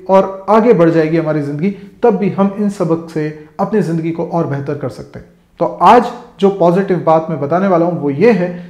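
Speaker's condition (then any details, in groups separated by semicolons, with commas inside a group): No condition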